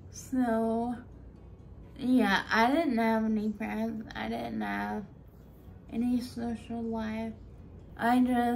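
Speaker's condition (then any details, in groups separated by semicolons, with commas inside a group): Friedreich's ataxia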